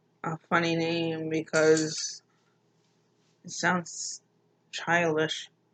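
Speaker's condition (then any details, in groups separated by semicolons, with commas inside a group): Mild cerebral palsy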